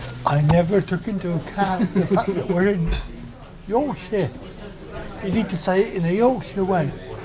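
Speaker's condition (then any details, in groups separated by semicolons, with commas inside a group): Cerebral palsy; back surgery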